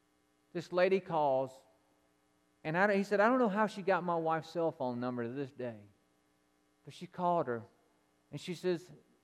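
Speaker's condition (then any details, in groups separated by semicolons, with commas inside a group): No condition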